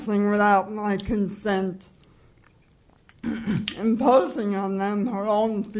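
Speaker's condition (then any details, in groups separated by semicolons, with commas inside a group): Cerebral palsy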